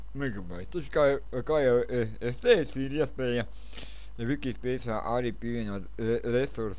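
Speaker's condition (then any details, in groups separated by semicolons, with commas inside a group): Cerebral palsy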